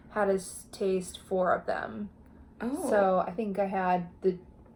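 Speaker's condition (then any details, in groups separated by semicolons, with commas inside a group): No condition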